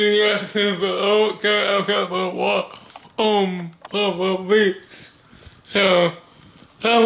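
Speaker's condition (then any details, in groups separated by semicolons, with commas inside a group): Cerebral palsy; speech disability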